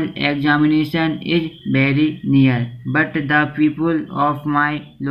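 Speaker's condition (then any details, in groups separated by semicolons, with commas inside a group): No condition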